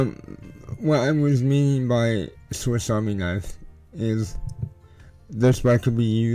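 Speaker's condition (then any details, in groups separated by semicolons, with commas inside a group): Cerebral palsy; tends to mess up words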